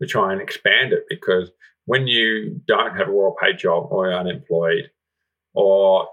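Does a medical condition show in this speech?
Yes: profound deafness, congenital, severe profound hearing loss; profound deafness since birth, hearing aids, cochlear implant in worse ear, right ear better; about 95% speech perception six months after implant, up from about 5%, still lip reads, Auslan second language; relearned speech sounds after implant with NDIS-funded speech therapist specialised in hearing loss.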